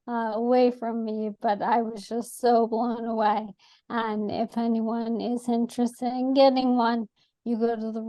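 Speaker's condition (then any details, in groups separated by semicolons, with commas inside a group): ALS; atypical case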